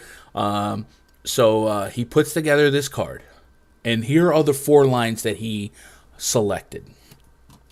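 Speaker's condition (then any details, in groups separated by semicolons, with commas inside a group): No condition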